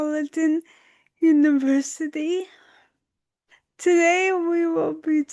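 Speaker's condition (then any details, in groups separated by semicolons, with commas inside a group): Dystonia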